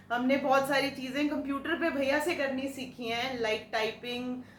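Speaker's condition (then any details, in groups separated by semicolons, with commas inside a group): No condition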